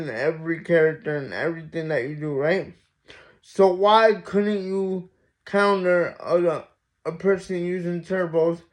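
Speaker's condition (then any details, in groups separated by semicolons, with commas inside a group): Mild cerebral palsy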